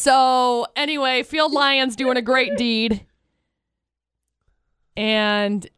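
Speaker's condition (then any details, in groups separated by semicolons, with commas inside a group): No condition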